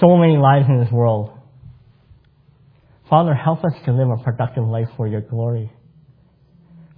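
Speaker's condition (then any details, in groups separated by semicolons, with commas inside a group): Cleft palate; congenital cleft palate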